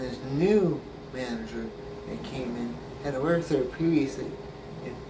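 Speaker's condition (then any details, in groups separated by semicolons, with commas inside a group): Brain injury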